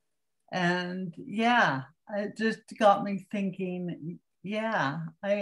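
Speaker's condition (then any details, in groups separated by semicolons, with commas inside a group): Cerebral palsy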